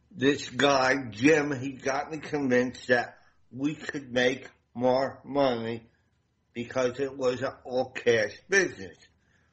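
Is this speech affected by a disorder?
Yes: damaged voice box; voice sounds noticeably different.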